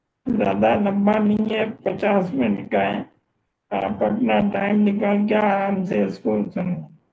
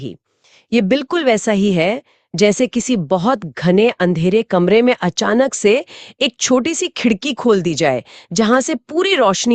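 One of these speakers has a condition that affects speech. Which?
The first: motor neurone disease; forearm fasciculations and twitching; voice strong and loud.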